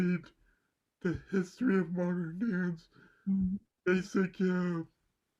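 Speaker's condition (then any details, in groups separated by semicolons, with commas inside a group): Cerebral palsy; mild left side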